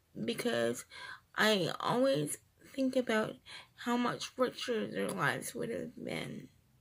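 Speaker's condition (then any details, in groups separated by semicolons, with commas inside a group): Cerebral palsy, triplegia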